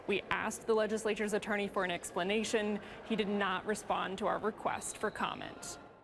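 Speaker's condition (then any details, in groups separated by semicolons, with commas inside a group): No condition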